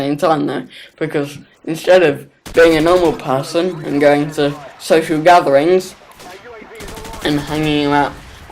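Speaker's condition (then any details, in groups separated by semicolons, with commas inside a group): Cerebral palsy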